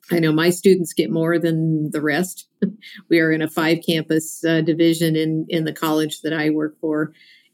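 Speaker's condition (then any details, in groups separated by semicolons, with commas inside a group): No condition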